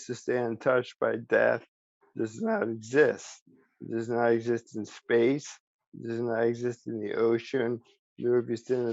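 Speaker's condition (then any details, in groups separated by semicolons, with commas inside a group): ALS; speech still preserved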